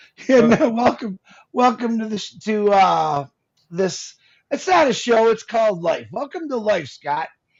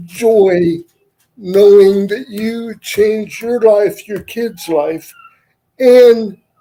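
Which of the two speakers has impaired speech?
The second: cerebral palsy; wheelchair user.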